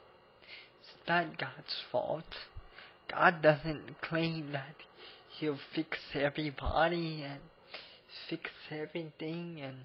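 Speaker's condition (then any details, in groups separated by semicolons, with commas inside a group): Cerebral palsy; birth brain injury, oxygen excess; abnormal voice, can barely talk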